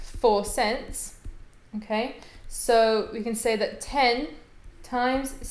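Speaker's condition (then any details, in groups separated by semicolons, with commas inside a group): No condition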